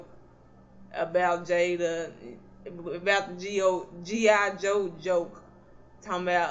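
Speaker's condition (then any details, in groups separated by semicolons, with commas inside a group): Cerebral palsy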